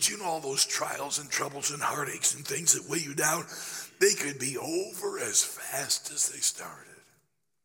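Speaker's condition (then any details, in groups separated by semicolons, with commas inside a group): Laryngeal cancer after radiation; still affected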